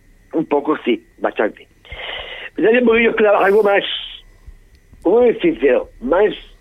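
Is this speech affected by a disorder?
Yes: Down syndrome.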